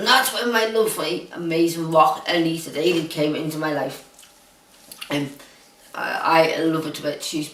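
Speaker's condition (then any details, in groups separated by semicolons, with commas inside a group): Huntington's disease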